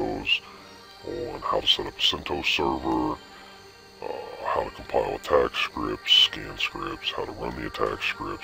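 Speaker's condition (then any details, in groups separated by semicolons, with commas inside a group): No condition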